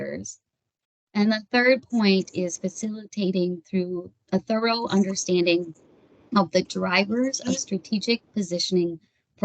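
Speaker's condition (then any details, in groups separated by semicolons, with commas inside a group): No condition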